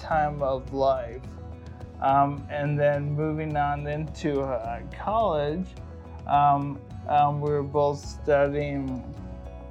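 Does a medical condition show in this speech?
Yes: ALS; Minnesota.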